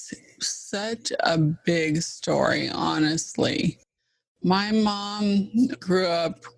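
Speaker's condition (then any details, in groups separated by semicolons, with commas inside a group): ALS (Lou Gehrig's disease); fast progressing form; almost bedbound, uses wheelchair; voice wonky, full voice earlier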